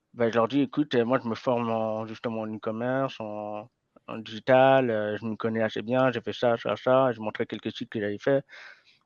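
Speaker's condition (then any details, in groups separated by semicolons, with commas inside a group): Hearing impairment from birth; may get worse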